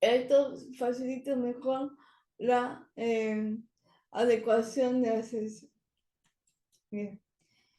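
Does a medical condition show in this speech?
Yes: cerebral palsy; speech not very good.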